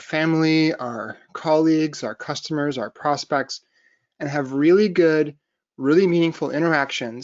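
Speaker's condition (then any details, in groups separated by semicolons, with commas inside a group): No condition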